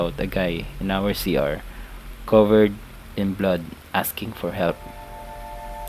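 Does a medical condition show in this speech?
No.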